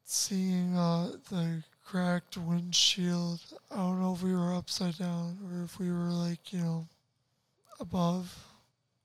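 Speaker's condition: Tracheostomy, ventilator dependent; spinal cord injury from car accident at twenty, paralyzed from neck down, early cuff-up voicelessness

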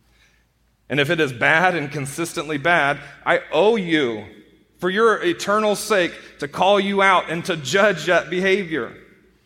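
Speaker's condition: No condition

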